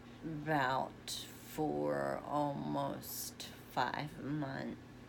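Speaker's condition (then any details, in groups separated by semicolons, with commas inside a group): Essential tremor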